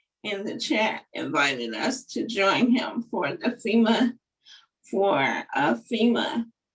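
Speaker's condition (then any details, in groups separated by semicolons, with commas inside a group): Cerebral palsy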